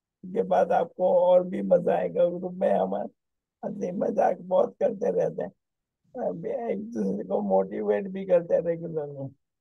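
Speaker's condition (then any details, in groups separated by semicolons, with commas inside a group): ALS; onset right index finger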